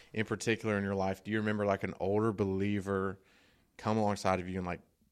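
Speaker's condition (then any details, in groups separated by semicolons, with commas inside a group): No condition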